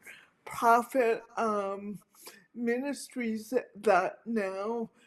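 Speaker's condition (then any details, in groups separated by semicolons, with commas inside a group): Cerebral palsy; affects hands and speech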